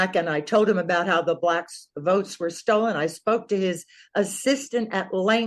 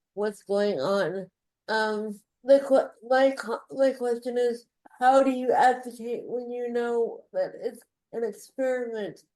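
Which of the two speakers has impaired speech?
The second: cerebral palsy; wheelchair user.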